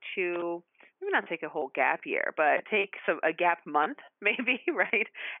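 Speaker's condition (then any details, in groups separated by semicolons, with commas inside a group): No condition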